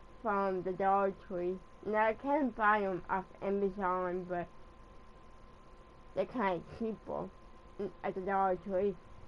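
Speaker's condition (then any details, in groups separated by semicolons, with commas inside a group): Cerebral palsy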